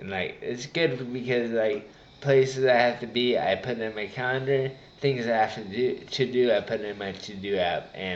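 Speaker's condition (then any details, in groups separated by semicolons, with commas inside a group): Traumatic brain injury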